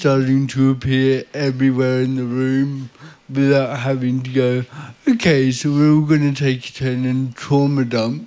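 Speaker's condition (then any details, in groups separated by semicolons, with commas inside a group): Cerebral palsy; visible disability, walks with pelvis leaning and upper body leaning slightly back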